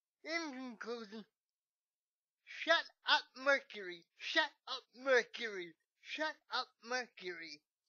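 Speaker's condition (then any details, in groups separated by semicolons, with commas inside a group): Cerebral palsy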